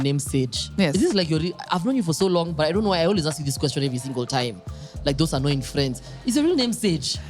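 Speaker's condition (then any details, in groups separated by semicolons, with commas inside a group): No condition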